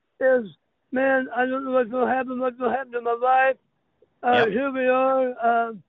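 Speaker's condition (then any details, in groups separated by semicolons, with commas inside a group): Throat cancer; speech impediment, may be hard to understand, sometimes chokes up while speaking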